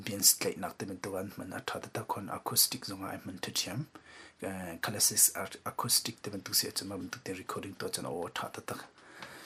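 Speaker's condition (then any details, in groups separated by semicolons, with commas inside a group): No condition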